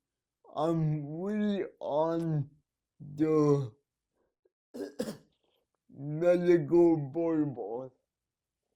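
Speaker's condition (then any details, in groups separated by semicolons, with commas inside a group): Cerebral palsy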